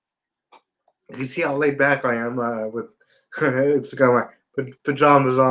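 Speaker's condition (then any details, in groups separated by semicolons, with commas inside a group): Spastic quadriplegia cerebral palsy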